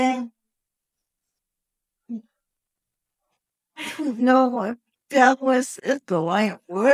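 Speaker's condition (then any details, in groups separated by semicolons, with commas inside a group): Cerebral palsy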